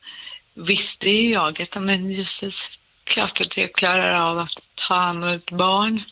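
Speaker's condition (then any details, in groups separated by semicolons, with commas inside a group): Cerebral palsy; congenital, motor function affected throughout body, walks and stands, somewhat poorer balance; speech slightly affected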